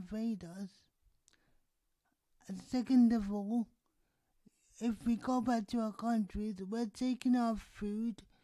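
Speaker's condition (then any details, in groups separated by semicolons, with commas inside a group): Cerebral palsy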